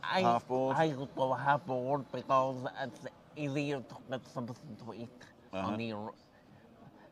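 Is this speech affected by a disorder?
Yes: cerebral palsy.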